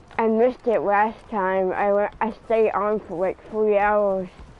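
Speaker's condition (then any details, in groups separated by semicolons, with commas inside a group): Cerebral palsy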